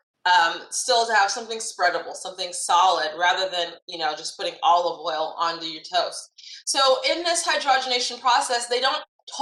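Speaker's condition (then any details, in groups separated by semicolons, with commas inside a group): No condition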